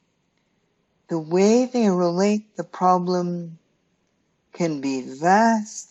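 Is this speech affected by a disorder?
Yes: cerebral palsy; stiff muscles.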